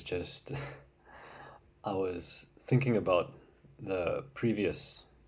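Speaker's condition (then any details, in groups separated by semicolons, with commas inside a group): No condition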